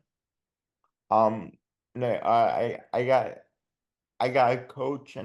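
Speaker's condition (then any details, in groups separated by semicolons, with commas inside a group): Dystonia; childhood onset, involuntary movements and muscle contractions; progressively worsening since childhood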